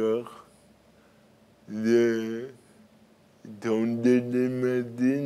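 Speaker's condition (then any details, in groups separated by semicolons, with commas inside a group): Cerebral palsy; birth injury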